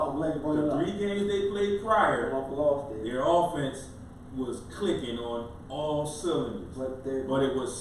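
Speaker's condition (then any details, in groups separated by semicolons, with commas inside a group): No condition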